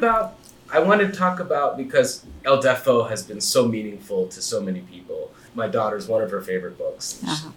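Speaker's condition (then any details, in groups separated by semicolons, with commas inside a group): No condition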